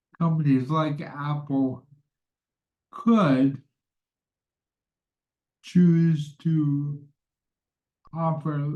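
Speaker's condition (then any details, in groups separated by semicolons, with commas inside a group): Cerebral palsy; reliable voice, uses voice control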